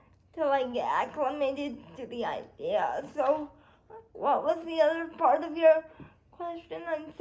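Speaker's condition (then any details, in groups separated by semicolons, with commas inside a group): Cerebral palsy; spastic quadriplegia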